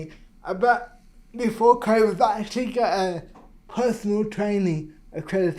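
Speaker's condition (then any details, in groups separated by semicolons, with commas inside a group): Cerebral palsy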